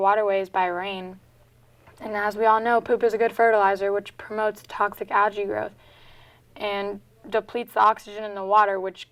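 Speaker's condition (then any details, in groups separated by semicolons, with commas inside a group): No condition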